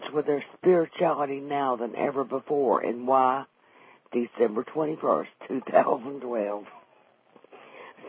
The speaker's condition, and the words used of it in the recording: Vocal cord paralysis. My stroke put me in a wheelchair, and before my stroke, I could sing.